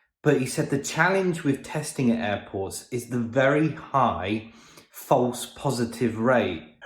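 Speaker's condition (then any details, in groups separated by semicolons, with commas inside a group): No condition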